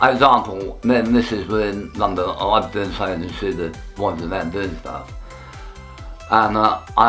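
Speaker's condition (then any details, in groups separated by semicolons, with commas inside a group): Tongue cancer; half tongue removed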